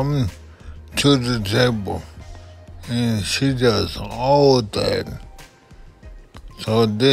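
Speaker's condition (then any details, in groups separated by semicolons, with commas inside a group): Multiple sclerosis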